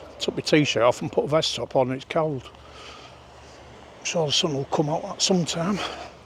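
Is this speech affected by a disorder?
No.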